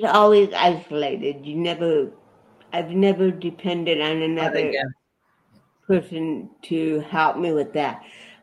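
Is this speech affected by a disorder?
Yes: cerebral palsy; present since at least age 11 or 12, affects body movements.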